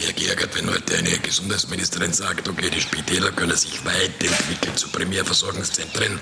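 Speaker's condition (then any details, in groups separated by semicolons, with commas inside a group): Laryngectomy with voice prosthesis, total laryngectomy, voice prosthesis; laryngectomy at tenth operation by professor Dietz, Leipzig, recurrent benign throat growths harming voice, breathing; months after operation, first press conference, breathing better, able to exercise again; not electronic, esophageal voice, finger-pressed, after 2.5-month speech pause and training, easier than before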